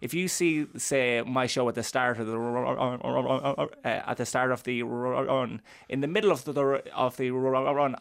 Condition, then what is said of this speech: Stuttering. It's a very, very fluid thing.